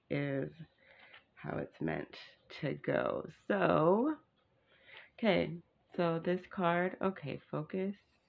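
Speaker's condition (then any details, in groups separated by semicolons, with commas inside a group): No condition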